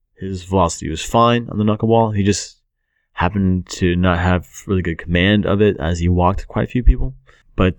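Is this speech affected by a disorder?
No.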